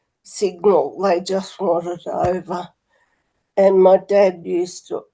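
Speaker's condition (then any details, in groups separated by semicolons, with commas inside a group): Motor neurone disease; PEG feeding tube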